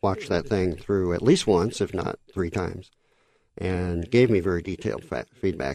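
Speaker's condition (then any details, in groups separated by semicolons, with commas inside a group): Cleft lip and palate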